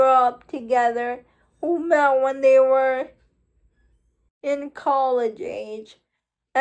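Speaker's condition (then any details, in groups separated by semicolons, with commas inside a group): Cerebral palsy; uses wheelchair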